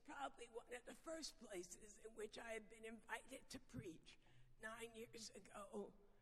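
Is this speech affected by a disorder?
Yes: vocal dysphonia; vocal dysphonia diagnosed, has taken away ability to sing; noticeably sultry voice, not painful; lost singing ability, still able to speak.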